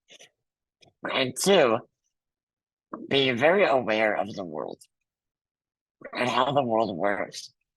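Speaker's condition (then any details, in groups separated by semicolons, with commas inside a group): Muscular dystrophy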